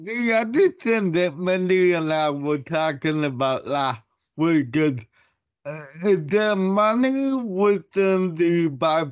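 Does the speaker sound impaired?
Yes: cerebral palsy.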